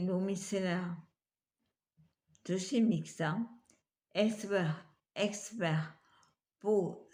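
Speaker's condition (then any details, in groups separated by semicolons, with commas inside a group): Multiple sclerosis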